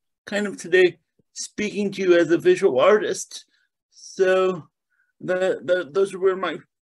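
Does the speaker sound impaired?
Yes: cerebral palsy; present from birth, diagnosed at about six months, stiff as infant, mainly lower limbs affected.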